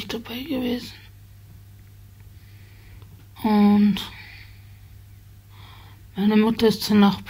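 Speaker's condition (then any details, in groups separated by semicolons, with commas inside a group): Spasticity from birth; multiple sclerosis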